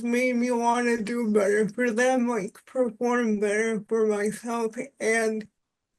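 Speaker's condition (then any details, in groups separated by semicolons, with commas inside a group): Cerebral palsy; voice harder to understand, voice assistants fail recognition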